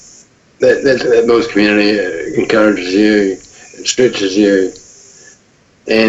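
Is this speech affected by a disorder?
Yes: Parkinson's; young onset, diagnosed in 40s, DBS implant; DBS three years, very mild tremor; smaller voice, worst symptom since DBS.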